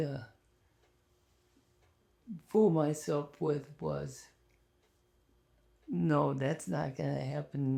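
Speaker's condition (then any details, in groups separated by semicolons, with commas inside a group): ALS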